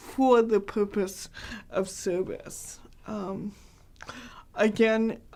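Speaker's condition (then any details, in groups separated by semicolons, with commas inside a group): Cerebral palsy, mild; hard to understand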